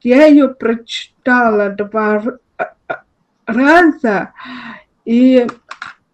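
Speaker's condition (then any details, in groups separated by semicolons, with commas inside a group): Cerebral palsy, spastic diplegia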